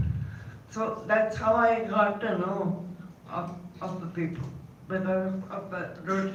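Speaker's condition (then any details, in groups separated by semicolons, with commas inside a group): Cerebral palsy; caused by encephalitis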